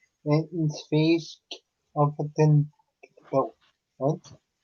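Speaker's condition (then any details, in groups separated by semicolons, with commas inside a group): Cerebral palsy; unable to walk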